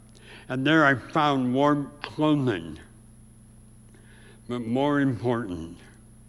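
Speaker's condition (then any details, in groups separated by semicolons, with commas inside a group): Severe speech impediment; about age 84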